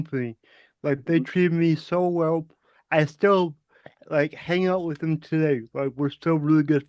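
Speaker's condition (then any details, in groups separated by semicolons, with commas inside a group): Cerebral palsy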